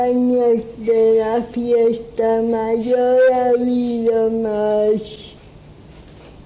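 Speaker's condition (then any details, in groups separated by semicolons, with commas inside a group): Cerebral palsy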